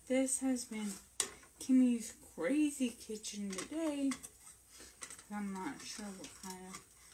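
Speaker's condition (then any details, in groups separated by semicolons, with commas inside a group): Brain injury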